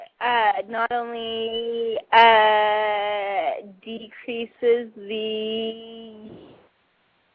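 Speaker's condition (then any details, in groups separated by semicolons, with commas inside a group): Cerebral palsy; stutters from speech muscle spasms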